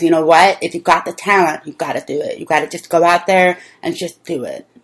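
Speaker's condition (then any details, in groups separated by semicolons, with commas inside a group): Deafness; deaf since childhood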